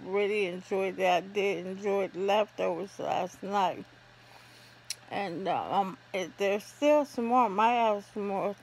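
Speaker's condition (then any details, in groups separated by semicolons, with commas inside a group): ALS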